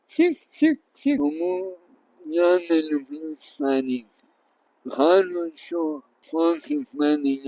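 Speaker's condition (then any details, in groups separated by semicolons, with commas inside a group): Traumatic brain injury; car crash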